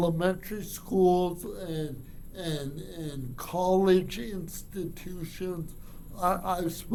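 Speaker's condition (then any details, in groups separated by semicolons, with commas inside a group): Cerebral palsy; from birth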